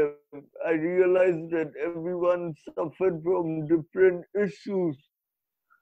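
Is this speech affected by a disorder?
Yes: cerebral palsy.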